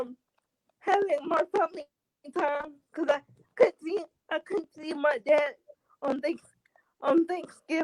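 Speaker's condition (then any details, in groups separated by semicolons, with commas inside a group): Cerebral palsy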